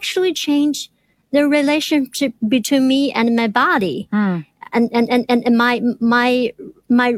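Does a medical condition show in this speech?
Yes: stutter; lifelong stutter, formerly hidden (covert, 'stuttering closet'); no longer hiding stutter; at times unable to talk; here repeated words.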